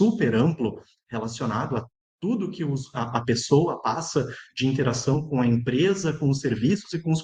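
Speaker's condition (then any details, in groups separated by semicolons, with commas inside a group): No condition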